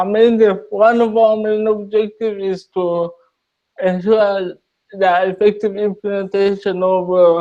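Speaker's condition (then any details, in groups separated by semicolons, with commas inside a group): Cerebral palsy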